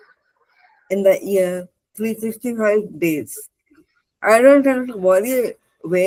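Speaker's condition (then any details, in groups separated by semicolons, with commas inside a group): Cerebral palsy; spastic left hand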